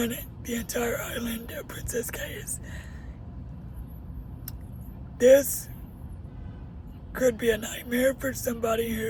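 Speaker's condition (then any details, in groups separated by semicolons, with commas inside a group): Cerebral palsy; uses a wheelchair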